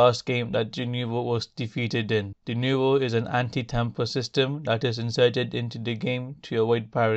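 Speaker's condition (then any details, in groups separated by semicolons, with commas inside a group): No condition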